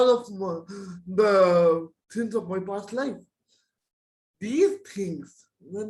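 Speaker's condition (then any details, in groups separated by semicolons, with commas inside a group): Cerebral palsy; present from birth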